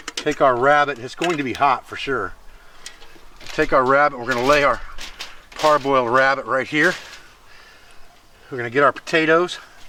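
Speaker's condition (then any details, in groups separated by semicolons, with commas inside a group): No condition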